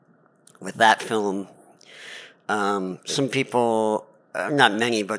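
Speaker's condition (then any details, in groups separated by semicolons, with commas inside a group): Cleft palate; lifelong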